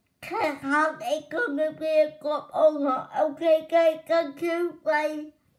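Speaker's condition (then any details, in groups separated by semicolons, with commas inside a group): Cerebral palsy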